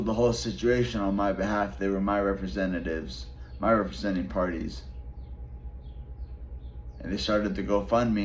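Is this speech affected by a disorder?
Yes: traumatic brain injury; 20-foot fall, surgery; after months of rehabilitation; relearned talking.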